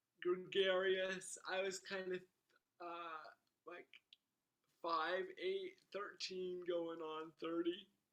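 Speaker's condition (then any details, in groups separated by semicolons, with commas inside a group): Cerebral palsy; wheelchair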